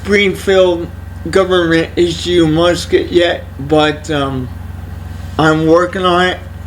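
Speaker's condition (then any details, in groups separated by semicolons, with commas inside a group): Cerebral palsy; only one hand usable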